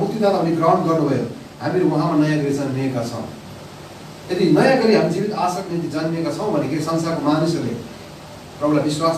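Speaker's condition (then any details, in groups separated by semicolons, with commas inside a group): No condition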